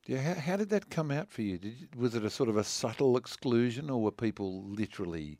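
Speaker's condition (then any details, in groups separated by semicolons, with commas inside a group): No condition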